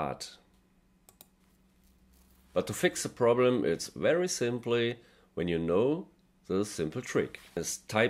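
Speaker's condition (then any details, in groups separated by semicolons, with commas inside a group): No condition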